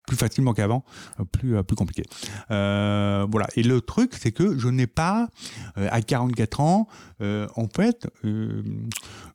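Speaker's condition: Profound deafness from birth, congenital; perceives sounds, half lipreading half hearing, must see speaker, group talk tiring, video relay centre for calls

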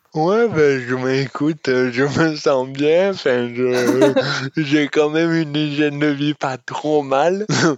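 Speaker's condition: Dystonia; congenital

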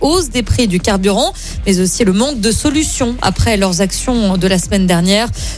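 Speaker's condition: No condition

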